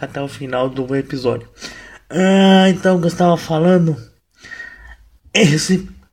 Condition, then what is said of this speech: Cerebral palsy. O que também explica as falhas na minha voz.